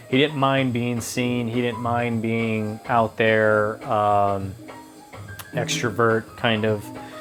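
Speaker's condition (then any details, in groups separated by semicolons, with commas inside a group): No condition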